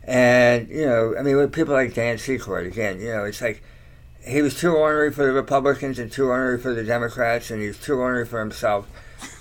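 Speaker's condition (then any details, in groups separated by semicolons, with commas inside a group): Tongue cancer surgery; slight slur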